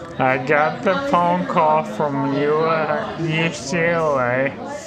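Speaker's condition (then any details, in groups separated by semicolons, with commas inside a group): ALS; ALS, slow progression, leg onset; 8 years since diagnosis, breathes unaided, wheeled aid, wheelchair; talks with struggle, tongue feels fat, little speech after 5pm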